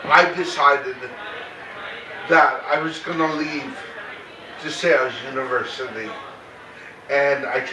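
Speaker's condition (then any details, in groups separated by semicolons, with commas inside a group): Cerebral palsy; very mild form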